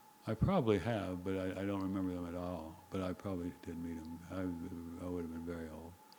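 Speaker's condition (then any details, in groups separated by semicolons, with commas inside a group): Parkinson's disease; very quiet speech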